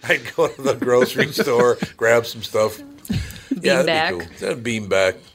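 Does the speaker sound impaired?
No.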